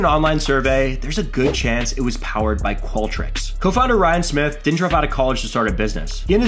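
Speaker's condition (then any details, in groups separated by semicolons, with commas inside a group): No condition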